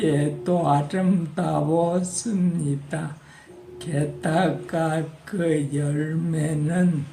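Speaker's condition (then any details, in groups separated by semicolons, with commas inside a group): Parkinson's disease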